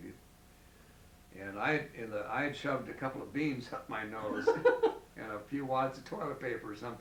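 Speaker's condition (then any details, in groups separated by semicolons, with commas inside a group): No condition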